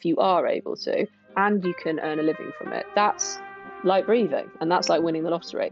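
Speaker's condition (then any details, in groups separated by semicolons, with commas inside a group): No condition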